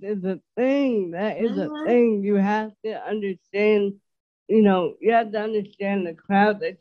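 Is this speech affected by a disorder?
Yes: dysarthria; speech impediment.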